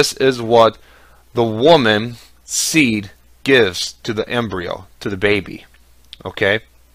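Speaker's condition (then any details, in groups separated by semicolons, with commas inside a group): No condition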